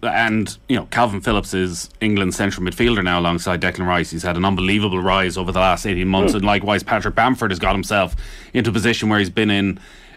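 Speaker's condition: No condition

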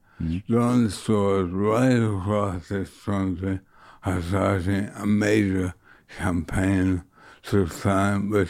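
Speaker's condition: Motor neuron disease; hears own voice differently

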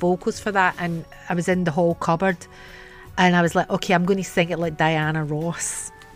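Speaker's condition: No condition

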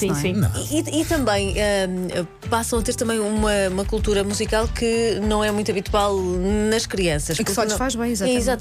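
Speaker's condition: No condition

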